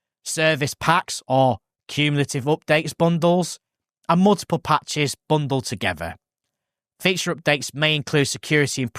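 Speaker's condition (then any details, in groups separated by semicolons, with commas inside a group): No condition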